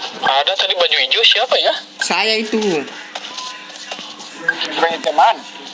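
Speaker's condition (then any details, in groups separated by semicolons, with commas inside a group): No condition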